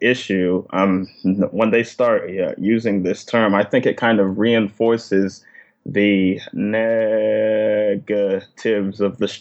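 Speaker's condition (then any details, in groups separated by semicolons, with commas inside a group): Stuttering; stuttering since very young age, covert stuttering through high school, sought help in college; pauses and breaks in speech due to stuttering, disfluent moments; parental pressure to control stuttering led to slower speech, more pausing; prolonged sounds, blocks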